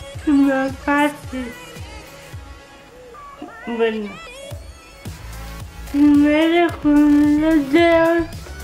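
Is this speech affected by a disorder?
Yes: cerebral palsy.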